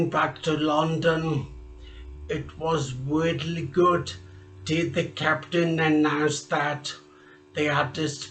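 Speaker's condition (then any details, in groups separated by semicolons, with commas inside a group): Traumatic brain injury; speech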